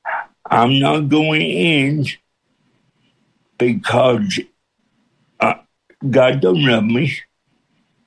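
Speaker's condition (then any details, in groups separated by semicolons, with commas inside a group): Cerebral palsy with speech impediment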